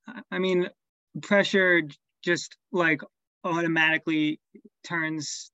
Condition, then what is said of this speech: Stuttering. Now I know I'm gonna stutter. I'm not afraid of it. I know that I'm going to.